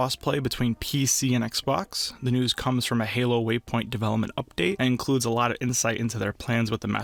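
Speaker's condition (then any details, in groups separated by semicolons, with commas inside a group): No condition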